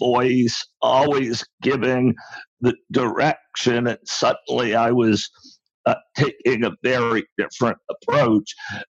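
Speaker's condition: Spasmodic dysphonia; lost consistent comfortable use of voice

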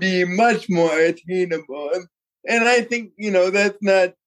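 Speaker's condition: Cerebral palsy; from birth

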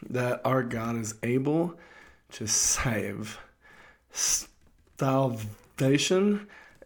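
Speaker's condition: Stuttering; stutter since childhood, very severe in childhood; still identifies as a stutterer, speaking publicly to an audience; now able to communicate publicly; prolonged sounds, blocks

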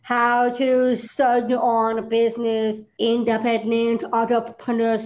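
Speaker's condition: Down syndrome; Down syndrome since birth; early 30s

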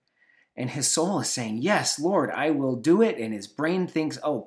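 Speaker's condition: No condition

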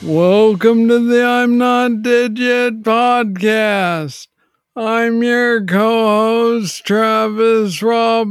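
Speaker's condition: Parkinson's disease, young onset; diagnosed at age 35; worked hard to improve speech and thinking; earlier episodes struggled with speech and processing thoughts, now sounds clear

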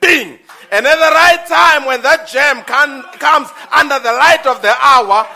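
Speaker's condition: No condition

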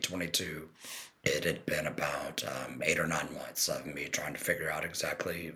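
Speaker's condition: Total laryngectomy; stage 4 cancer, partial thyroidectomy, primary TEP placement, chemo and radiation afterward; about 10 months post-laryngectomy, speaking with TEP about 5 months; TEP voice, earlier monotone from left vocal cord paralysis, no speech first 6 months, electrolarynx failed, swelling

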